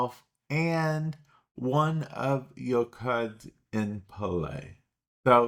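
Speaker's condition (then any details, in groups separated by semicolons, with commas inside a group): Cerebral palsy; speech intermittently affected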